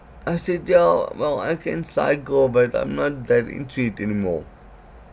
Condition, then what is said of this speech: Cerebral palsy. So when my mouth gets tired of speaking, there is some words that I can't pronounce.